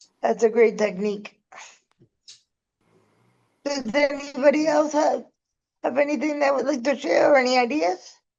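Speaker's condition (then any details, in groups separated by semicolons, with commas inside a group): Cerebral palsy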